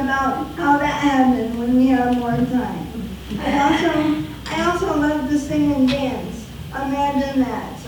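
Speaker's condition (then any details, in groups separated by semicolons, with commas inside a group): Spastic quadriplegic cerebral palsy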